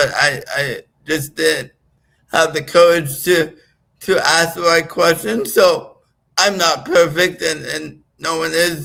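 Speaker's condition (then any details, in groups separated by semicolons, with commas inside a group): Right-sided physical disability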